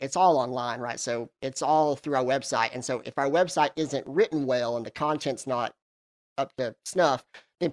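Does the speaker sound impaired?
Yes: cleft lip and palate.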